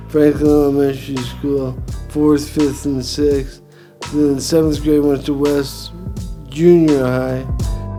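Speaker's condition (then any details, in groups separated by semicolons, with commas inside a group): Brain injury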